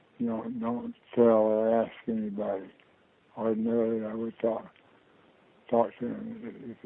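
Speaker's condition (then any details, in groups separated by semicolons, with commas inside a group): Parkinson's disease; diagnosed about two years ago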